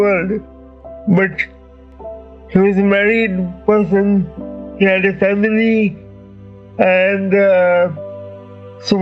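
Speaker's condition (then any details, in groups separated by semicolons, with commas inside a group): Cerebral palsy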